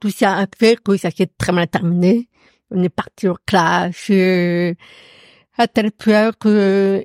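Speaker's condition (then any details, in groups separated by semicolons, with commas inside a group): Profound deafness; noticeable to everyone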